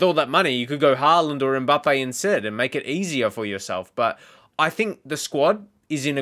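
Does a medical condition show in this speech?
No.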